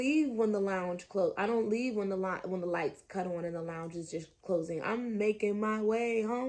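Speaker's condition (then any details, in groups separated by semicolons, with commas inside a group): No condition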